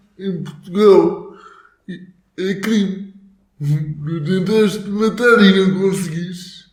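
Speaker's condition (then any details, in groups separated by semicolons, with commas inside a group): Cerebral palsy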